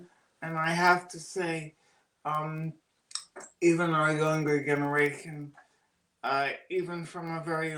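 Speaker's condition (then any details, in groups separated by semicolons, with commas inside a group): Cerebral palsy; birth oxygen deprivation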